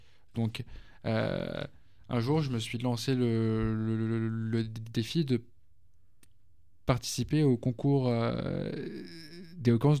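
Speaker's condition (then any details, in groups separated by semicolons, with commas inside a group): Stuttering; stuttering since early childhood, severe until age 20; until age 20 unable to say two words in a row, school oral work difficult; repeated words, prolonged sounds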